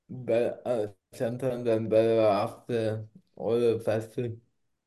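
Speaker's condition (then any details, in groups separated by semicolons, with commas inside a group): Cerebral palsy; not slurred, per host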